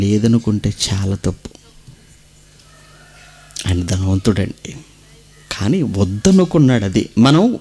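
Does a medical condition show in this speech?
No.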